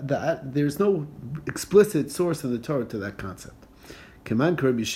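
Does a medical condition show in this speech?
No.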